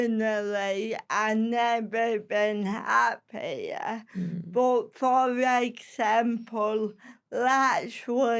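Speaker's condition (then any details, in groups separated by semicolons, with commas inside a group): Cerebral palsy; slow speech, sounds disabled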